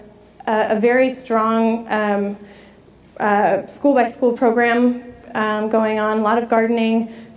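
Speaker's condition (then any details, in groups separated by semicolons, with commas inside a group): No condition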